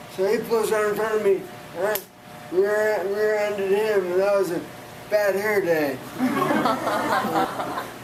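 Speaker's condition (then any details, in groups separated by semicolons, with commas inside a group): Severe brain injury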